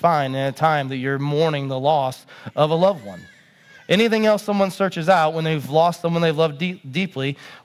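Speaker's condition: No condition

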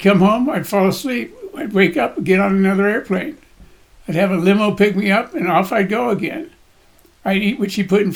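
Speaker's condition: Parkinson's disease; voice shakes, body shakes

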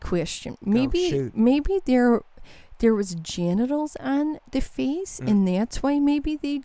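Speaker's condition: No condition

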